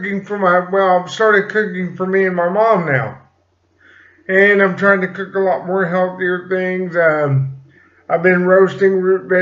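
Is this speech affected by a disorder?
Yes: cerebral palsy; slight speech impediment.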